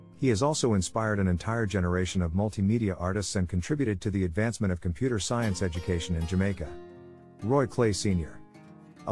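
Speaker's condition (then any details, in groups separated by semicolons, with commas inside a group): No condition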